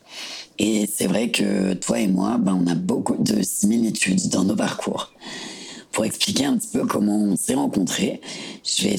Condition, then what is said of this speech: Laryngectomy. J'ai été d'abord opérée d'une cordectomie, puis d'une laryngectomie partielle qui consiste à retirer une partie du larynx et des cordes vocales, d'où cette voix rauque que j'ai actuellement.